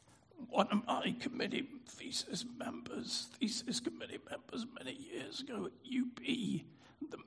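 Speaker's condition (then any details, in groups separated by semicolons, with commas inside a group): Spasmodic dysphonia; speaking hard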